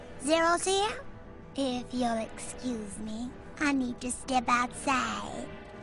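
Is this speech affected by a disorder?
No.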